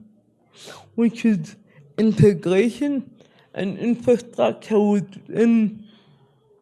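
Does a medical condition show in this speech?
Yes: spastic cerebral palsy.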